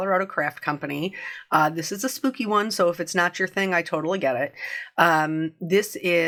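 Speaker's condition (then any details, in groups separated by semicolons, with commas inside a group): No condition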